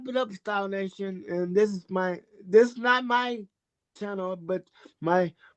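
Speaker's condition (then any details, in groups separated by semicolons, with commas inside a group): Cerebral palsy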